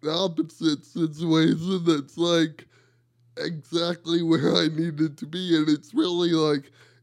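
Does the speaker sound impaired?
Yes: cerebral palsy; wheelchair user.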